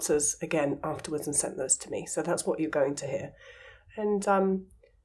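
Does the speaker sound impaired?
No.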